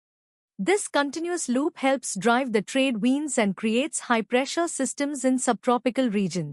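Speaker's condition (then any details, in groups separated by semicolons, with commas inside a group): No condition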